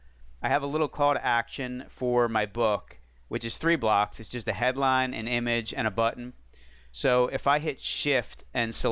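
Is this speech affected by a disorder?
No.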